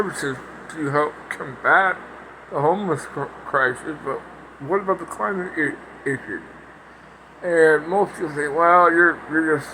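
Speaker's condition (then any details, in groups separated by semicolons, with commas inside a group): Parkinson's; speech impediment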